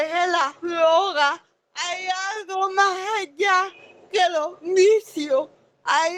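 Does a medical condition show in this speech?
Yes: cerebral palsy.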